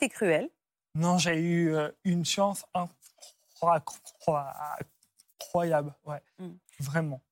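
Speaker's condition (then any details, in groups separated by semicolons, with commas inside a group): Stuttering; onset at about age 4 after grandmother's throat cancer, fluent before, once misdiagnosed as Gilles de la Tourette; no attempts to control stuttering; part-word and word repetitions, frequent euh fillers; repeated sounds, blocks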